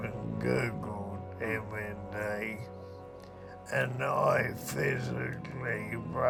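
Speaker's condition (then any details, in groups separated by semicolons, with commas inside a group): MND; first symptoms in speech; two years to diagnose, can no longer play guitar; speech affected first, can no longer sing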